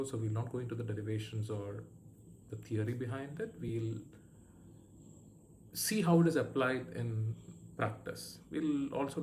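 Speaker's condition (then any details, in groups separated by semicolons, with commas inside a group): No condition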